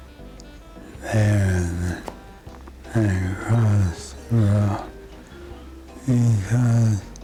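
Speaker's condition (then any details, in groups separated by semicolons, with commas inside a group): Parkinson's disease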